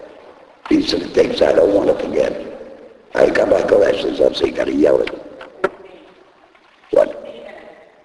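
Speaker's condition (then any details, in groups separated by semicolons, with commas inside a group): Laryngectomy; voice box removed by operation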